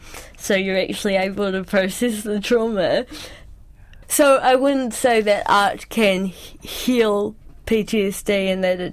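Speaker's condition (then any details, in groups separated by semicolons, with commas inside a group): Cerebral palsy; cerebral palsy since childhood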